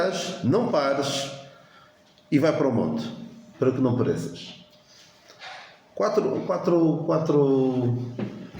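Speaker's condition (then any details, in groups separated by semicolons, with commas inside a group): No condition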